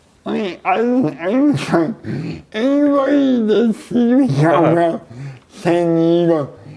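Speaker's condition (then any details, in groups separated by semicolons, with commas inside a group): Cerebral palsy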